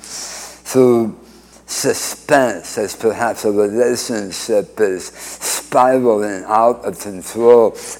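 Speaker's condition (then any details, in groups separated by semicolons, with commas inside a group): Speech impediment after cancer surgery; radiation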